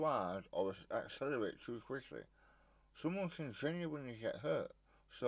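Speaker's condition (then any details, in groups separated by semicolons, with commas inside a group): Stage 4 tongue cancer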